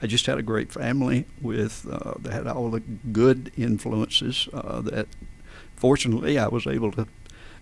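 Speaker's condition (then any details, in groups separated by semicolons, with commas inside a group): Spasmodic dysphonia; adductor type, no known cause, adult onset, first noticed speaking to groups, diagnosed by otolaryngologist, neurologists suggested psychological cause; vocal folds slam together, voice problems when speaking to groups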